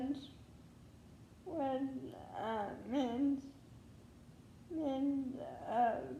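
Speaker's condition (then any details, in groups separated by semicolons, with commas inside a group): Leukodystrophy; treated in infancy halting progression, heel cord, adductor, hip surgeries; no surgery almost ten years, regular botox injections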